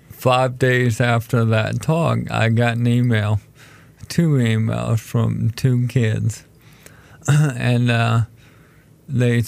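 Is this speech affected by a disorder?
Yes: ALS; diagnosed almost 4 years ago.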